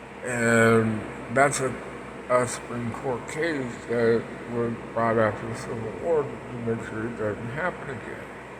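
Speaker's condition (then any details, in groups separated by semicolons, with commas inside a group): Parkinson's; speech impediment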